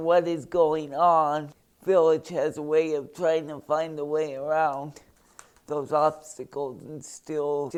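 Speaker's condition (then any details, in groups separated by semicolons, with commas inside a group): Cerebral palsy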